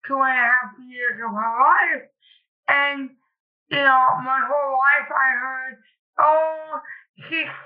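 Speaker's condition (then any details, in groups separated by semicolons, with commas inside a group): Cerebral palsy; speech noticeably affected, listeners wrongly judge intelligence from speech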